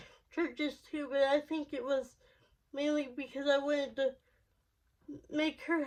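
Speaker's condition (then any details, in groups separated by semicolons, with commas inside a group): Cerebral palsy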